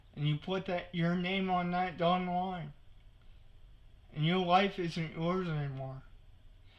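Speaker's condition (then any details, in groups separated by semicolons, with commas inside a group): Cerebral palsy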